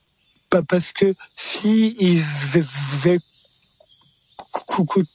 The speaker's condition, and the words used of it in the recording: Stuttering. Il s'est fait connaître dans l'émission La France a un incroyable talent, il est bègue.